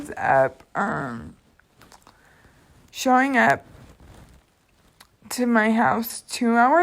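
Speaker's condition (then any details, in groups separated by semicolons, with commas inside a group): Cerebral palsy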